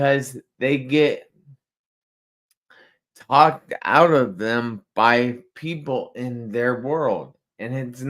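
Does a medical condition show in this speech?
Yes: traumatic brain injury.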